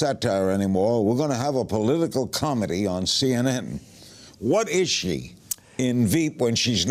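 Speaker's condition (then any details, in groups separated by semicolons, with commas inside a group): No condition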